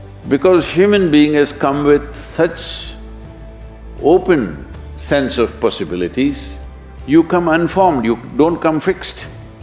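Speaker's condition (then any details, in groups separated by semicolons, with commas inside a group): No condition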